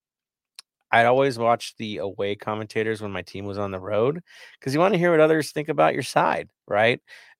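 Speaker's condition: No condition

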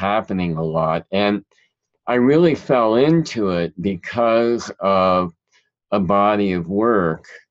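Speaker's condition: Cleft palate; present since childhood

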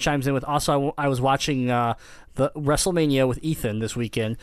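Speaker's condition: Cleft palate; multiple surgeries in childhood

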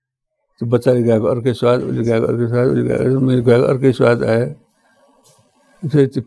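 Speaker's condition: Parkinson's disease; fall risk

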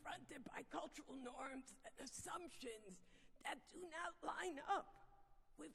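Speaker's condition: Vocal dysphonia; lost singing ability

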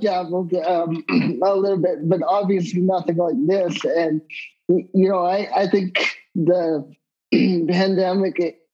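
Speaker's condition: Cerebral palsy; wheelchair user

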